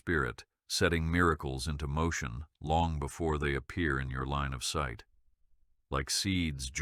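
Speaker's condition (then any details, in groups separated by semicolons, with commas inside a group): No condition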